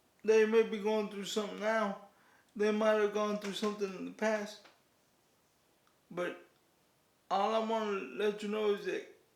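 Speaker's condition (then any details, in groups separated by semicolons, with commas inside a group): Cerebral palsy; declined offered surgery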